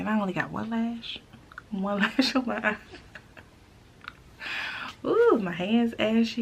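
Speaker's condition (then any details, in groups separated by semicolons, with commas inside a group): No condition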